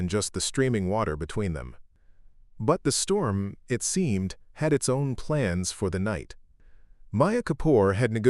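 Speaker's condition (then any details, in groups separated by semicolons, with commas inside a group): No condition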